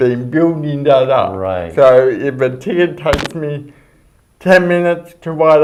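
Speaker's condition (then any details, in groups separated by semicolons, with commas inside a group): Cerebral palsy; speech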